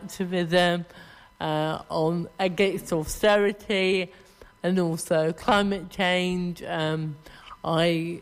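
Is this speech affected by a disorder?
Yes: cerebral palsy.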